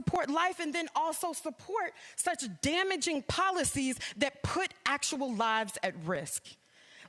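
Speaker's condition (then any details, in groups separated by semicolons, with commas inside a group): No condition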